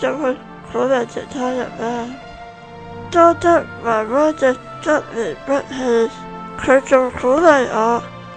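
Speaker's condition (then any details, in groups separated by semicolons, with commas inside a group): Spinal muscular atrophy; Type 1, most severe form, diagnosed a few years after birth, progressive loss of movement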